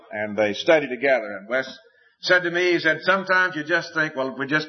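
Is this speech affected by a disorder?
No.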